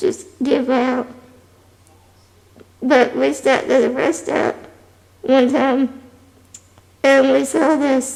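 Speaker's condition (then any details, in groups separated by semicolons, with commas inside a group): Spinal muscular atrophy type 2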